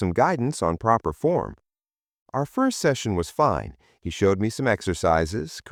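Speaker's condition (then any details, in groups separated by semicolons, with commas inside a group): No condition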